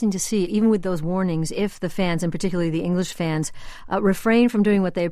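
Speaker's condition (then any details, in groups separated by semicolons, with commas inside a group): No condition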